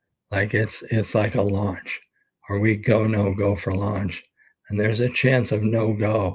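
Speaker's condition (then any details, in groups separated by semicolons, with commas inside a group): ALS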